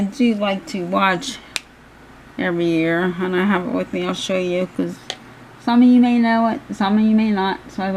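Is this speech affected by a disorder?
Yes: cerebral palsy; hands affected, shaking.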